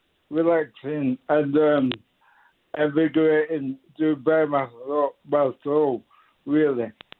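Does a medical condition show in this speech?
Yes: motor neuron disease; diagnosed about 3 years ago.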